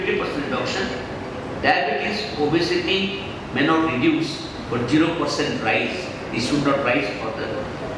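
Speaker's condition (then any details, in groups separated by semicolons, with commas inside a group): No condition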